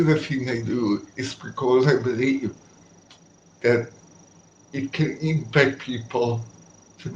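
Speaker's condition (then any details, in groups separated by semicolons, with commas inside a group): Cerebral palsy; speaks differently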